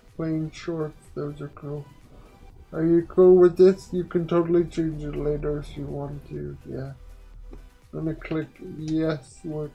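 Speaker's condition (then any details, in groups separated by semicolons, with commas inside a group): Quadriplegic cerebral palsy; uses one hand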